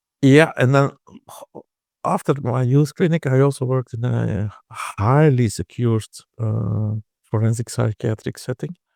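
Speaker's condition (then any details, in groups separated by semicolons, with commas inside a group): No condition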